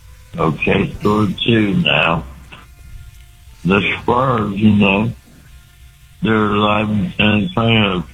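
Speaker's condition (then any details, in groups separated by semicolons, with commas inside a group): Speech impediment; cause unclear, stabbed by girlfriend and hit on head with ashtray years ago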